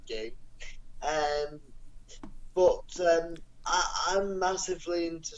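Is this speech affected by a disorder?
Yes: cerebral palsy; non-progressive.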